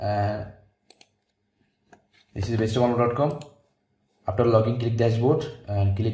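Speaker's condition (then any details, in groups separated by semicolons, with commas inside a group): No condition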